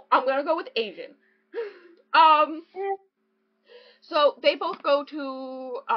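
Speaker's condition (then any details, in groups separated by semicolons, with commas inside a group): No condition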